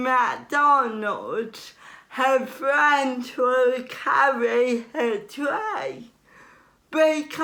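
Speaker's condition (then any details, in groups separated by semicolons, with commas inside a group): Cerebral palsy; since childhood, falls over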